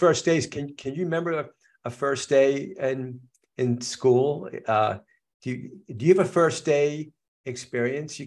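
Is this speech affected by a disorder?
Yes: stuttering; many years of concealing stutter; still stutters, admits ongoing concealment, still deals with personal issues around stuttering; learned to stutter better and stutter less, public speaking; here repeated sounds, repeated words.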